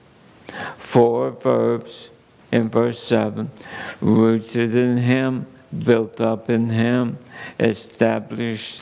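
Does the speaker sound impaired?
Yes: ALS; under neurologist care.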